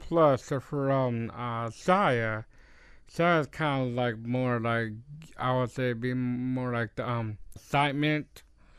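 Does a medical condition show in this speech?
Yes: Down syndrome; known before age three.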